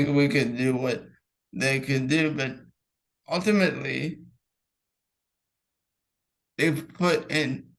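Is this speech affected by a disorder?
Yes: cerebral palsy.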